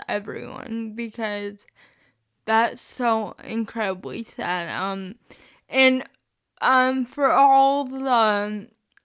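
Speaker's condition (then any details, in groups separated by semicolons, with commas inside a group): Spastic cerebral palsy, mixed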